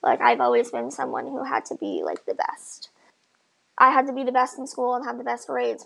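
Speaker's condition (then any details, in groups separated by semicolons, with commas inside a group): Bilateral cleft lip and palate; quite a few repair surgeries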